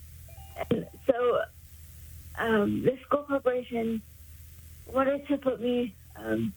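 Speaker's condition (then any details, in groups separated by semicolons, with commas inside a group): Cerebral palsy; caused by lack of oxygen to brain at birth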